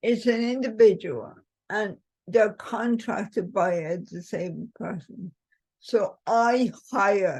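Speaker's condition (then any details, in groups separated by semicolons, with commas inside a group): Cerebral palsy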